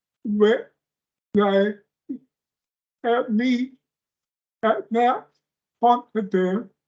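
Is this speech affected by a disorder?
Yes: speech impairment.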